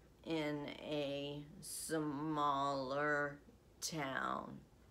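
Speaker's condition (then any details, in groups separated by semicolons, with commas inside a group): Essential tremor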